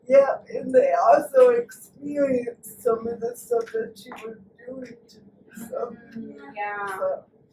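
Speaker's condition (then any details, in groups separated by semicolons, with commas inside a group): Cerebral palsy; from birth, brain bleed at birth, cannot walk; needs help with personal care; can speak, sometimes types to be understood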